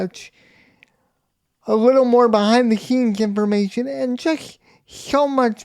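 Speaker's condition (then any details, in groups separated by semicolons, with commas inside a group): Cerebral palsy; physical disability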